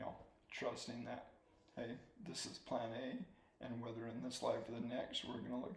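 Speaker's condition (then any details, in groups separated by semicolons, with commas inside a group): ALS; slow-progressing form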